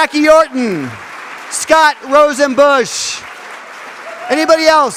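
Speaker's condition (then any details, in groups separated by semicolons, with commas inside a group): No condition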